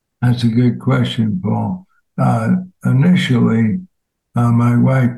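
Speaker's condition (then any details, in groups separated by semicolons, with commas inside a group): ALS; fatal progressive disease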